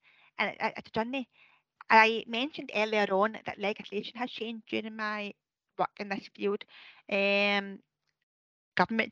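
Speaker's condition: Deafness; hearing impairment with visual impairment, uses communication support workers, uses visual impairment software; attends audiology appointments, uses communication support workers to follow conversations; hearing impairment sometimes affects speech, sometimes talks too fast, unsure how loud or quiet

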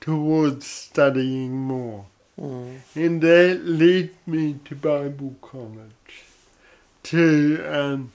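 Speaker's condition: Cerebral palsy; odd sort of voice

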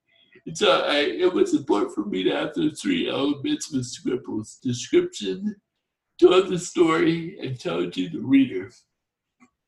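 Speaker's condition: Torsional dystonia; drives and lives independently

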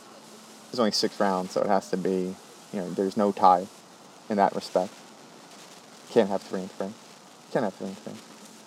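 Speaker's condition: No condition

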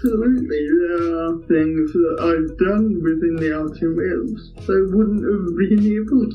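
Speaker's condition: Cerebral palsy; physical only

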